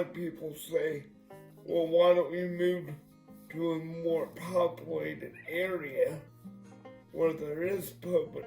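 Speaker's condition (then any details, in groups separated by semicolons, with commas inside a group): Cerebral palsy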